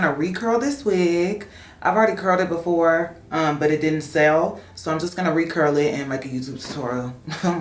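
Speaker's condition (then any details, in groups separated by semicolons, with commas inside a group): No condition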